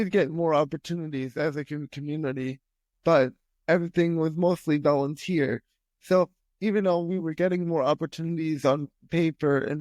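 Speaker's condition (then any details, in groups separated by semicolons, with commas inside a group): Spastic quadriplegic cerebral palsy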